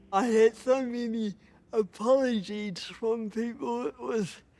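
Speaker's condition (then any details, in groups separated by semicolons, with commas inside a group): Cerebral palsy; right hand slower, less controlled; cannot speak, uses electronic typewriter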